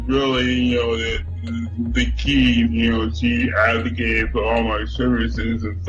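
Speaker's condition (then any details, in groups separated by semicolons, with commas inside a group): Cerebral palsy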